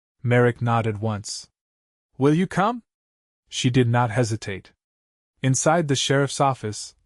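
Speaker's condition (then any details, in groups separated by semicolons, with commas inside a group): No condition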